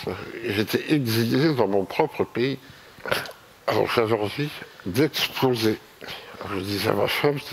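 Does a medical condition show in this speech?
Yes: myopathy.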